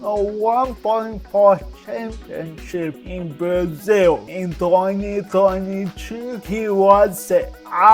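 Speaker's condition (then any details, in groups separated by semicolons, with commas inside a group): Cerebral palsy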